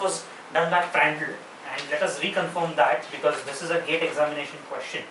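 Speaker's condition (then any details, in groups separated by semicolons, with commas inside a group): No condition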